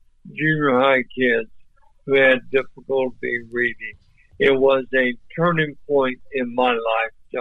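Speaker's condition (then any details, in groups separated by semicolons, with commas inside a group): ALS; voice off but clear and understandable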